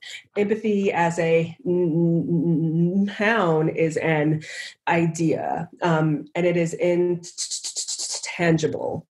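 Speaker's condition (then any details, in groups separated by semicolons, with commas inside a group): Stuttering; described as a speech impediment; has a slight cold during the recording; stutters on stage and on camera; prolonged sounds, blocks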